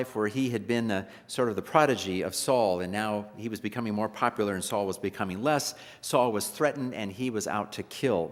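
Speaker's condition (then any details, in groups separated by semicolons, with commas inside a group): No condition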